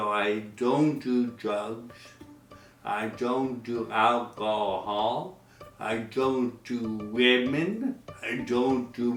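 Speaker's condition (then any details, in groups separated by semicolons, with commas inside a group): Traumatic brain injury (pontine cavernoma); two pontine bleeds from cavernous malformation, two surgeries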